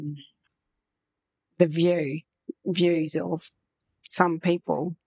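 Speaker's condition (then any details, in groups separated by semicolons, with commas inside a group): Aphasia after stroke; aphasia from stroke during brain surgery a couple of years ago; some aphasia; may lose words, word-finding difficulty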